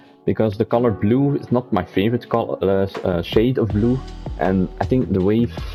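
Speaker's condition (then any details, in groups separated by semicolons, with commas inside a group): No condition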